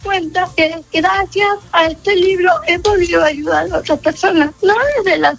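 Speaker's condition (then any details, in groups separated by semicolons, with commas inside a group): Cerebral palsy; present from birth, motor only, no cognitive involvement, mobility affected since early childhood; affects ability to speak fluently since early childhood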